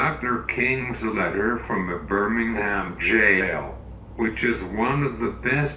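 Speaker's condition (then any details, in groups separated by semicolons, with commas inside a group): Cerebral palsy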